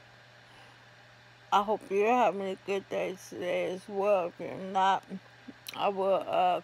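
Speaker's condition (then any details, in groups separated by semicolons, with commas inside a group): ALS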